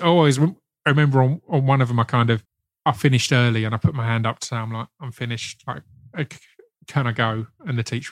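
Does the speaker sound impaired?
Yes: stutter; worsened around GCSE years, parents tried speech therapist, then hypnotist for relaxation; stammer worsened in secondary school, prohibitive in places, hypnotist aimed at less stammering, less concern; here repeated sounds, repeated words, blocks.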